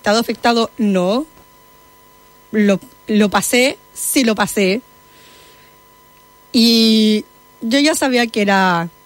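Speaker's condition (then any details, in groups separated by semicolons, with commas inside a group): Down syndrome; genetic condition, present from birth; speaks well and clearly per host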